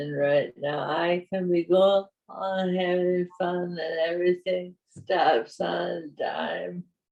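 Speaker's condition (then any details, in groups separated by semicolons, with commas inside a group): Parkinson's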